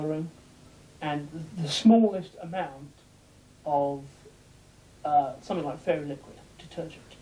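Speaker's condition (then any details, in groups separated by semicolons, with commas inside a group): No condition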